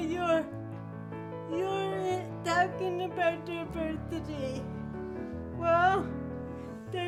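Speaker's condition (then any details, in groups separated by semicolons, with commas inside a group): Cerebral palsy; walking affected; speech sounds different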